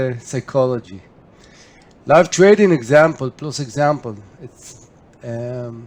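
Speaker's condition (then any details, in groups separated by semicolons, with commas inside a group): No condition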